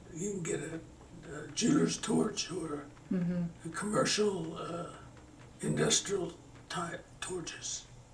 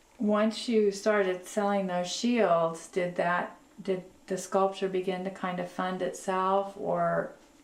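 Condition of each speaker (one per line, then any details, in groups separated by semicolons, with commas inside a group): Parkinson's; slowing down
No condition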